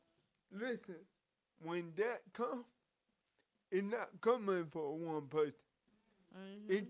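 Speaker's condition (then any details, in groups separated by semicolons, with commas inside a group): Cerebral palsy; from birth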